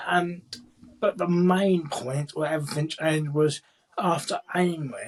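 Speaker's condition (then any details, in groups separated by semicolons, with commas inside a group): Cerebral palsy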